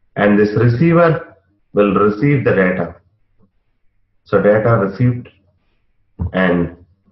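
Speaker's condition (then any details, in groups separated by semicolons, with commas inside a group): No condition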